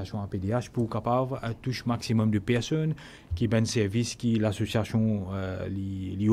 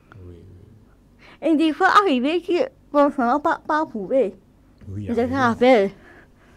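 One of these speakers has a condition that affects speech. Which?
The second: cerebral palsy.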